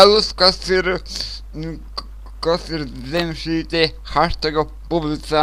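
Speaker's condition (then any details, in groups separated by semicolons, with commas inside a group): Cerebral palsy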